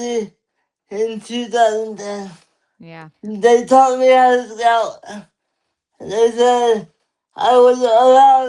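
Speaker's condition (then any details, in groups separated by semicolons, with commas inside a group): Cerebral palsy; lifelong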